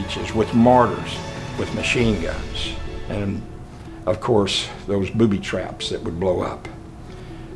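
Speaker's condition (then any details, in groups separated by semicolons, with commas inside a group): No condition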